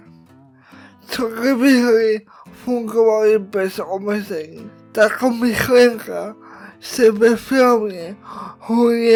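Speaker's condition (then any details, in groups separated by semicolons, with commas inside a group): Cerebral palsy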